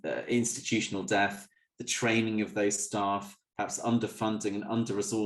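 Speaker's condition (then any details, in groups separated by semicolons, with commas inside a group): No condition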